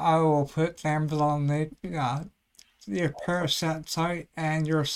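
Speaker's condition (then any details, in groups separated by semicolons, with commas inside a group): Cerebellar ataxia; slurs a bit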